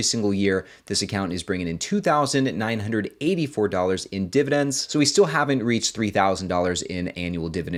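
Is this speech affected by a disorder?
No.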